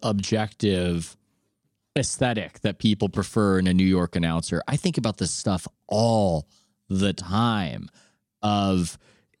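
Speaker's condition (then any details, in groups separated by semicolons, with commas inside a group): No condition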